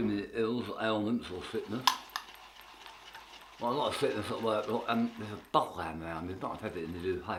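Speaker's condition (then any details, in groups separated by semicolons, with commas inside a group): Tongue cancer; half tongue removed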